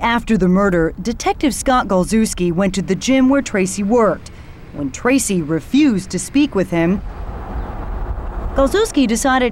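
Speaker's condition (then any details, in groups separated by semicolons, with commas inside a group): No condition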